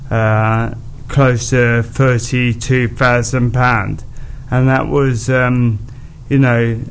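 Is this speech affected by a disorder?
Yes: motor neurone disease; progressive neurological disorder affecting muscles throughout the body; diagnosed about nine months before recording, balance problems and falls, mobility impacted, drags legs walking; speech heavily impacted, slowed down, slurred around the edges.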